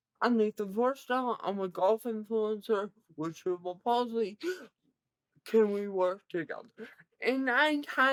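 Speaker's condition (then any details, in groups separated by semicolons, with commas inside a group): Cerebral palsy, severe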